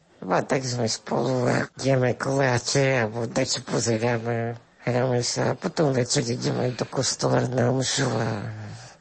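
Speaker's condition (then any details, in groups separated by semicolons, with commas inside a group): Spinal muscular atrophy with tracheostomy; progressive loss of ability to move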